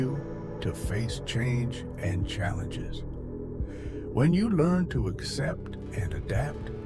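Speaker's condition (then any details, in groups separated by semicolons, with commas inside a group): No condition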